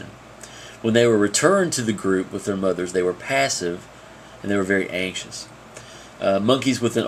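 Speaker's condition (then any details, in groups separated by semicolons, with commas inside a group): No condition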